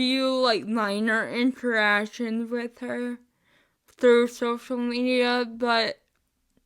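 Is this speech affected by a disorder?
Yes: spastic cerebral palsy, mixed.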